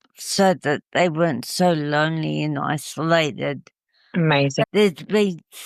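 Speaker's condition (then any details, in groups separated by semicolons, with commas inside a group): Cerebral palsy; uses wheelchair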